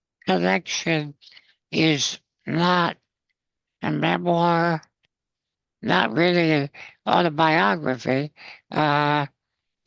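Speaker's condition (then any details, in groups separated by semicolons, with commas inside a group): Spinal muscular atrophy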